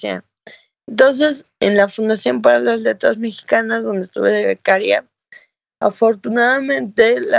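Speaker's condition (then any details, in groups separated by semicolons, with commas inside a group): Cerebral palsy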